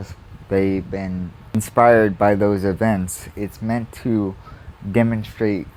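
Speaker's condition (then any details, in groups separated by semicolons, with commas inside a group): Cerebral palsy; spastic quadriplegic, uses wheelchair; adult, spasms, repositions in chair; sometimes stops talking due to spasm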